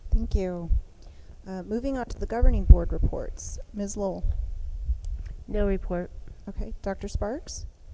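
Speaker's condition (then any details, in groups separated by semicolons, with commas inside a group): No condition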